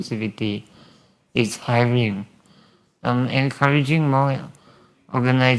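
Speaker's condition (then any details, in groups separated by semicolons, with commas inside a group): Spinal muscular atrophy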